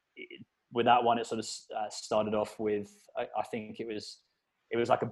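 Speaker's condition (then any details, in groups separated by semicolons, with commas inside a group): Stuttering; very nervous with public speaking, doing podcast and live videos to ease it; repeated sounds, prolonged sounds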